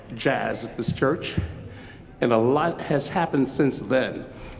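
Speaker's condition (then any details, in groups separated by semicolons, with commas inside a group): No condition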